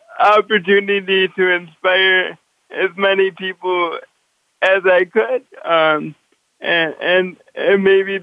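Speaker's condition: Cerebral palsy; must consciously control every movement including holding head up

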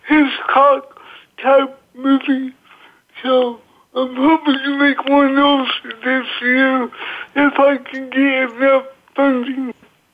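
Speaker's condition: Cerebral palsy

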